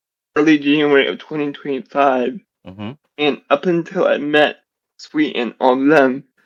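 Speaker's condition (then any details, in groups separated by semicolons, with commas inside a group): Generalized dystonia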